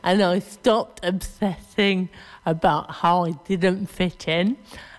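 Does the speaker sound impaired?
Yes: cerebral palsy.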